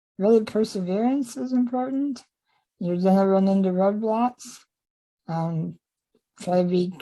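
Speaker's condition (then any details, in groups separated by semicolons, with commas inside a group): Spinal muscular atrophy type 2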